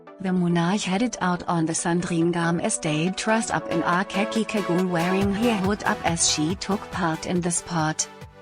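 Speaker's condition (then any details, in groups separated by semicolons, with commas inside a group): No condition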